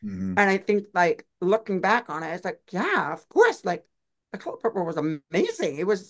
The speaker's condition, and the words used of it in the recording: Deafness. I use my voice. I recognize that.